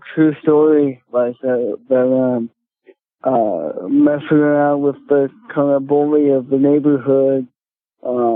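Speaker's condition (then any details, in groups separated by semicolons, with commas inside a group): Cerebral palsy; speech affected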